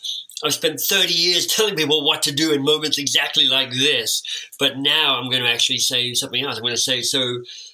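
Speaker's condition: Cleft lip and palate; orthodontic treatment

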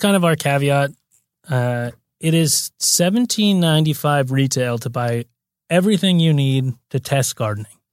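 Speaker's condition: No condition

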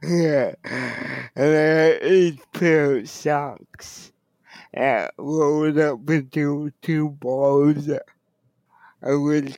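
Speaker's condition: Cerebral palsy; wheelchair user

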